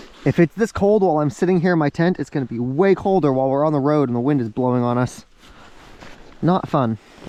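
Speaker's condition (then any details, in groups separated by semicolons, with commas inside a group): No condition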